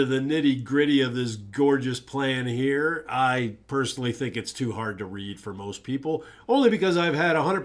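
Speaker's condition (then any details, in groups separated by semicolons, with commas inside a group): No condition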